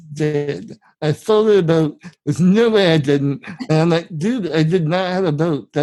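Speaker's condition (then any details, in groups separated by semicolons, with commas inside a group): Spinal muscular atrophy; genetic, from birth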